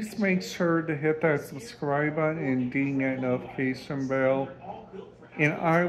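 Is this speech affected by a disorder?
No.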